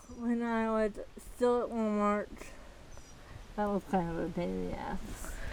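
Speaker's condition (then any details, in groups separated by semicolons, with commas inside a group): Athetoid cerebral palsy, moderate; speech may be difficult to understand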